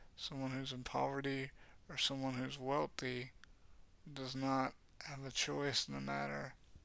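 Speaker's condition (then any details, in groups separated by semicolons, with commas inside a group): Cerebral palsy; has had speech therapy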